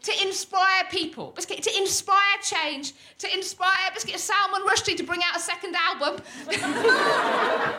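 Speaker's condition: Tourette's syndrome; neurological, uncontrollable motor and vocal tics, wheelchair user, cannot stand; long-standing; frequent shouted vocal tics, involuntary swearing, random phrases, cannot stay on script

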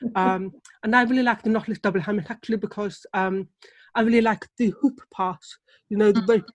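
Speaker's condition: Deafness; relies on lip reading

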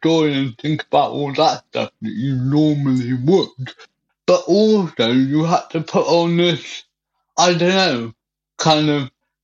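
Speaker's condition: Cerebral palsy; wheelchair

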